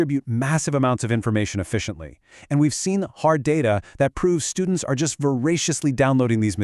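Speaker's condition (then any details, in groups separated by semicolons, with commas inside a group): No condition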